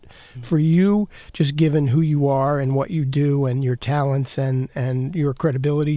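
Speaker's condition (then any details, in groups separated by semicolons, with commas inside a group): No condition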